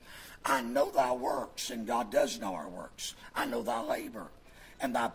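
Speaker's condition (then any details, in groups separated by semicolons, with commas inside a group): Vocal fold paralysis, bilateral; speaks with false vocal folds; false folds compensate for voicing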